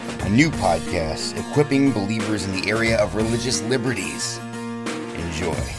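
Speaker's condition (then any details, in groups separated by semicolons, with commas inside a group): No condition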